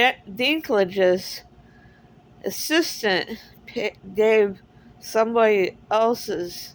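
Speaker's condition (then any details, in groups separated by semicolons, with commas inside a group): Cerebral palsy; speaks differently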